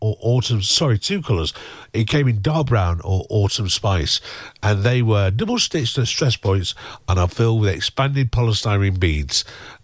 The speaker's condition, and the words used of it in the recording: No condition.